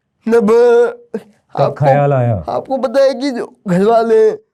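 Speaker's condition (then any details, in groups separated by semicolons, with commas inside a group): Cerebral palsy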